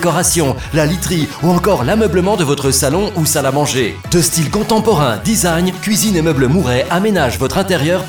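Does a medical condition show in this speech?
No.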